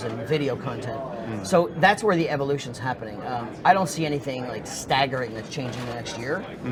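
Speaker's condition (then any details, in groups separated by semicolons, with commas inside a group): No condition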